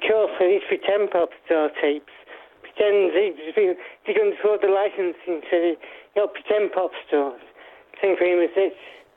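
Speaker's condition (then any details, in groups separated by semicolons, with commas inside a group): Parkinson's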